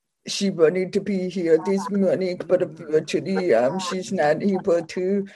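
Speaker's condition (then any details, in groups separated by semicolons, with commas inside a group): Deafness; speaks for self, also uses sign language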